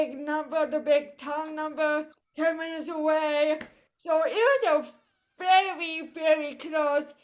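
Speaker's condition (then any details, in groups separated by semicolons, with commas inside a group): Cerebral palsy; voice affected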